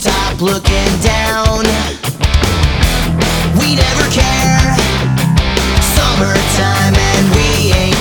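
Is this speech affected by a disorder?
No.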